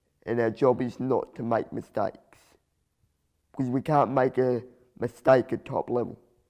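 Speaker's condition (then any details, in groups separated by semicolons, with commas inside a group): Cerebral palsy; from birth, affects body muscles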